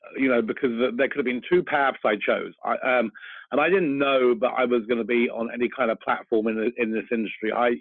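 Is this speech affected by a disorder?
Yes: stutter, mild; stutter since youth, really bad back then, also very shy; little bit of a stutter, much improved since youth; little bit of a stutter expected in interview, really bad stutter when young; here repeated sounds.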